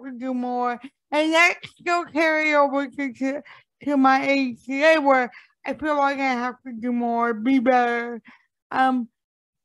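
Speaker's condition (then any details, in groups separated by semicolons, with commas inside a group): Cerebral palsy; cannot stand long even assisted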